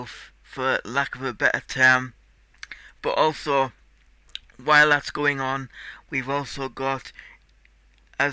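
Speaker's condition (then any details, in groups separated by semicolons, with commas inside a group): Cerebral palsy; tight muscles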